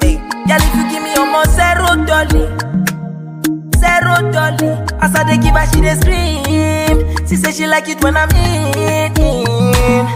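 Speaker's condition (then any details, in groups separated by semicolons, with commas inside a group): No condition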